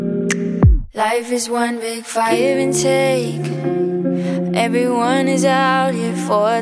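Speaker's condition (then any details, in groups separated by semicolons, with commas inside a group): No condition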